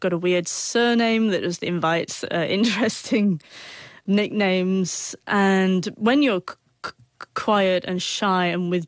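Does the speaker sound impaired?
Yes: stammer; onset about age 6 around starting school, grommets considered but hearing found normal; still stammers at times as adult, can't get words out; fluent in unison, accent, silly voice or singing, avoided speaking, word swapping; here prolonged sounds.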